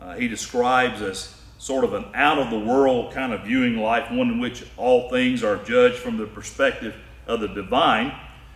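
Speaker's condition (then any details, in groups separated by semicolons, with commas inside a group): No condition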